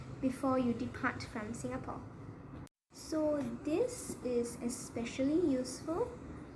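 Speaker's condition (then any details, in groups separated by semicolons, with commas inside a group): No condition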